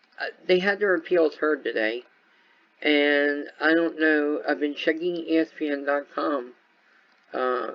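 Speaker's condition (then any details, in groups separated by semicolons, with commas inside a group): Cerebral palsy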